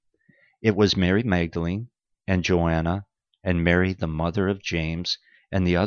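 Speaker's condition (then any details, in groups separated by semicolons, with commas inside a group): No condition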